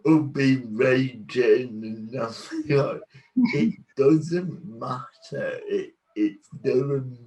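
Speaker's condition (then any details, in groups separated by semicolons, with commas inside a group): Cerebral palsy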